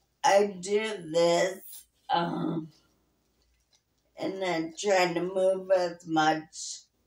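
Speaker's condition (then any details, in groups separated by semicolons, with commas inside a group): Muscular dystrophy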